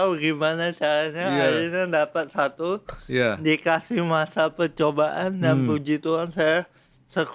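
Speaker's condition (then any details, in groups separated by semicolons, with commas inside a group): Cerebral palsy; from birth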